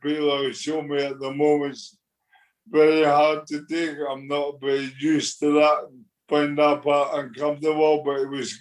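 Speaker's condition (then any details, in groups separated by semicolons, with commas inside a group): Motor neurone disease; progressive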